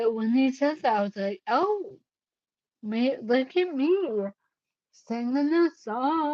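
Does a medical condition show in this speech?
Yes: cerebellar ataxia.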